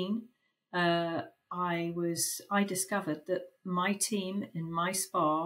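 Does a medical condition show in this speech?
No.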